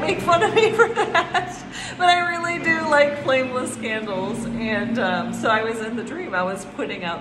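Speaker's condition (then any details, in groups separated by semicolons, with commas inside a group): No condition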